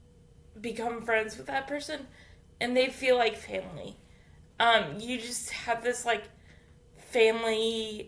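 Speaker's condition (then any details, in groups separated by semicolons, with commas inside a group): Cerebral palsy; infant ventilator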